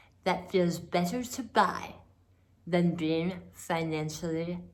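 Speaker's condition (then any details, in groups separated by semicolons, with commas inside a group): Hemi-glossectomy for oral cancer, hemiglossectomy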